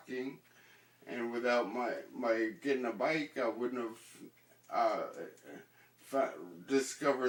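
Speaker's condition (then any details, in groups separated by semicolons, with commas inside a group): Ataxia; progressive degenerative, affects walking; significant fatigue; slow speech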